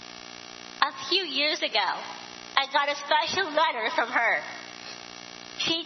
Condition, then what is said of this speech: Down syndrome. Interesting, it's hard sometimes to pick up the lady's diction because of her Down syndrome.